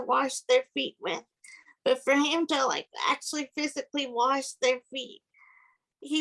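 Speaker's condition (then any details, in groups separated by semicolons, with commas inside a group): Cerebral palsy; physical disability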